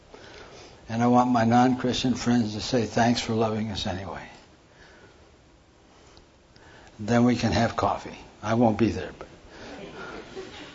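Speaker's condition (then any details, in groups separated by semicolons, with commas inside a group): Parkinson's; Nebraska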